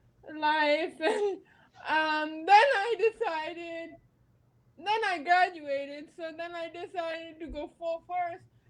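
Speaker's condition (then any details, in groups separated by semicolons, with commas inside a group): Cerebral palsy; spasticity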